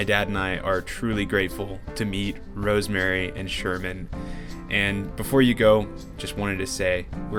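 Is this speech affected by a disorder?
No.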